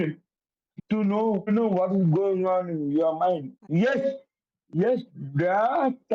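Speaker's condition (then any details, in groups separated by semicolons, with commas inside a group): Cerebral palsy; affects coordination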